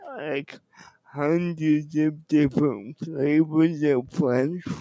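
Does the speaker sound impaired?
Yes: cerebral palsy; wheelchair user.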